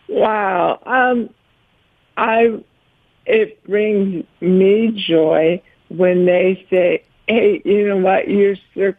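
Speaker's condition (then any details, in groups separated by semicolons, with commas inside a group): ALS; diagnosed at 47, first signs running into walls, cannot use arms, legs or hands; tongue affected, speaks more slowly than before, worried about voice but held up over 15 minutes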